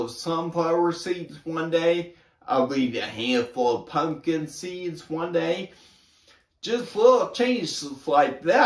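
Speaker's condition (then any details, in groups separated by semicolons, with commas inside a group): Brain injury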